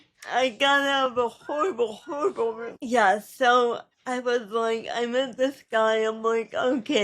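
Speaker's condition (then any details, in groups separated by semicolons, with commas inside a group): Cerebral palsy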